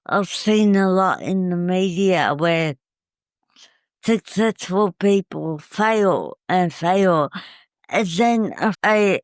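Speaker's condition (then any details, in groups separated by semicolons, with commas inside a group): Cerebral palsy; uses wheelchair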